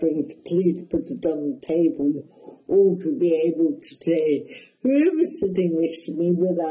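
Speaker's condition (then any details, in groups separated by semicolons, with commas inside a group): Cerebral palsy; mild, affects balance a little and hand control, can walk, fully independent, wheelchair assistance at airports; speech affected a bit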